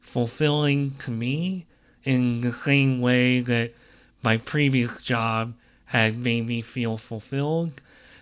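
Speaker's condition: Cleft lip and palate; present since birth

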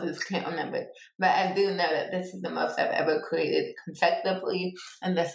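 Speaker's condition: Cerebral palsy; born two months premature

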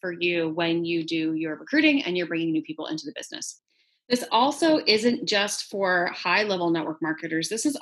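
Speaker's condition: No condition

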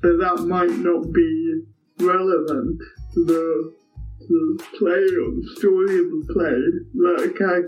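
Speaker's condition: Cerebral palsy; speech impairment

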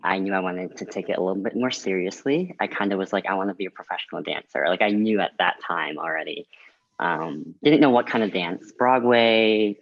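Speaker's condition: Cleft lip and palate

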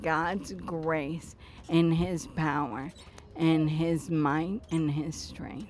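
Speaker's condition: ALS; ALS diagnosed about six years ago

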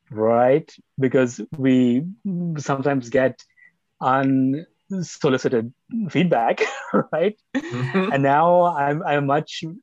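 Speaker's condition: Stutter; stutter since age nine, severe until about 25, 10-day slow-speech therapy clinic, once completely fluent; stutter still evident on podcast; pauses, words sometimes stuck, more fluent at slower rate, switches feared words, fluent talking to self; repeated words, prolonged sounds, blocks

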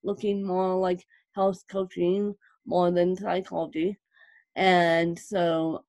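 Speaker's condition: Cerebral palsy; neurological

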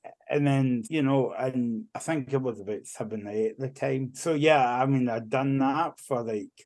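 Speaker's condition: Cerebral palsy; walks and talks now

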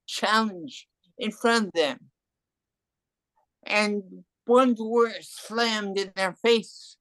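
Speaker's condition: Cerebral palsy and hearing loss; adult

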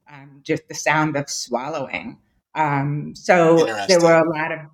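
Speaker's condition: Deafness; congenital moderate-severe hearing loss

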